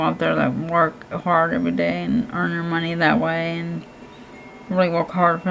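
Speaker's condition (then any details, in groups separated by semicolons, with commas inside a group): Cerebral palsy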